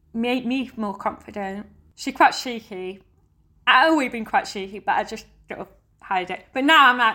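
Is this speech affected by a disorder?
Yes: deafness; not the music.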